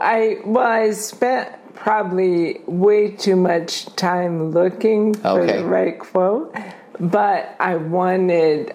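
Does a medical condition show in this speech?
Yes: ALS; diagnosis took a year, onset with falling while running and a limp, legs and arms basically paralyzed; disease now affecting mouth, tongue muscles atrophying; tongue weakness, sounds as if after a couple glasses of wine.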